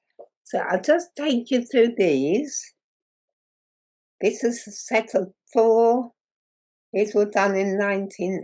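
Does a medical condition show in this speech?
Yes: muscular dystrophy.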